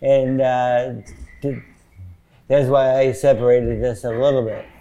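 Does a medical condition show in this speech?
Yes: Parkinson's disease; sometimes.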